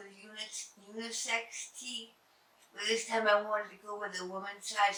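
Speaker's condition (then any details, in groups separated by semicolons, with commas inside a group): Head and neck cancer; had speech therapy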